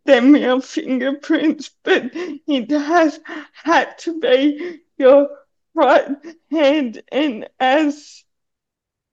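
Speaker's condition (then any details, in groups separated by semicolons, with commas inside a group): Cerebral palsy; needs hand to hold on steep stairs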